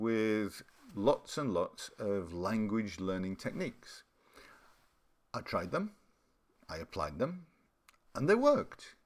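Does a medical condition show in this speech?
No.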